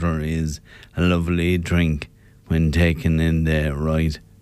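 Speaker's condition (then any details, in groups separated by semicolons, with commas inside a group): Motor neurone disease; very slowly progressing semi-benign variant, normal life expectancy, diagnosed by professor Orla Hardiman at Beaumont; slurred voice, sounds drunk, voice change followed balance problems, deliberate pauses while speaking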